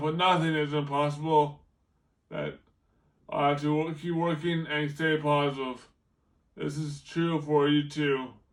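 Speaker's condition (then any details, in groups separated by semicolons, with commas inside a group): Brain injury; traumatic, car crash, permanent brain damage, affects balance, coordination; five years since injury, unsteady gait; relearned talking, dysarthria, words hard to pronounce, hard to understand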